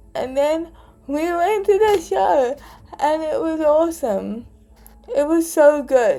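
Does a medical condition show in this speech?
Yes: cerebral palsy.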